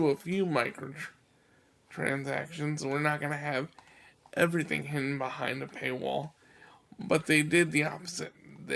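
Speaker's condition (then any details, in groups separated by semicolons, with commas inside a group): Cerebral palsy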